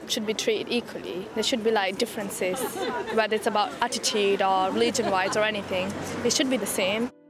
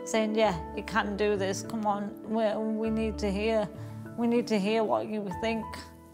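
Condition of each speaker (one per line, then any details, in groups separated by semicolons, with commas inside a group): No condition
Cerebral palsy; present from birth, affects speech and leg muscles; leg muscles sometimes overly tight; sometimes slurred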